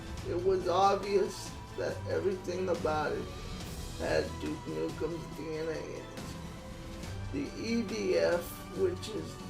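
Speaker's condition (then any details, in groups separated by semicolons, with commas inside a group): Cerebral palsy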